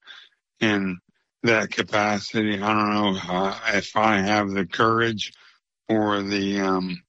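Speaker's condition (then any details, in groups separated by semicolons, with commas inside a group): ALS; slower progression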